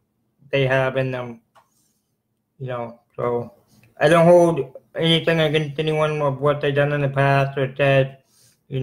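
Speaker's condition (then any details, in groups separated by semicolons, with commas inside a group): Cerebral palsy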